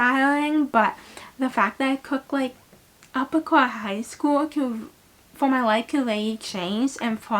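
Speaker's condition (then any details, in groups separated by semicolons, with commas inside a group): Cerebral palsy; had speech therapy at school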